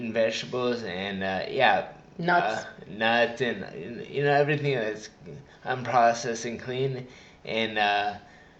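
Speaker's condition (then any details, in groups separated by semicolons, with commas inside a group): Traumatic brain injury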